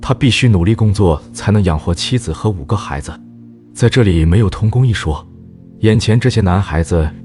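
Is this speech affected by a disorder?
No.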